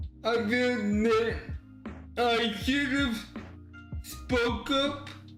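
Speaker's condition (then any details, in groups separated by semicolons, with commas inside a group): Cerebral palsy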